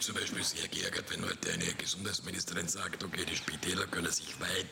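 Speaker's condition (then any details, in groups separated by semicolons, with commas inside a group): Laryngectomy with voice prosthesis, total laryngectomy, tracheoesophageal voice prosthesis; laryngectomy at tenth operation, recurrent benign throat growths harming voice and breath, surgeon professor Dietz, Leipzig; after 2.5 months speech pause and intensive training, breathing improved, speaking without finger expected later; prosthesis voice formed in esophagus, not electronic, finger pressed on prosthesis, speaking easier than before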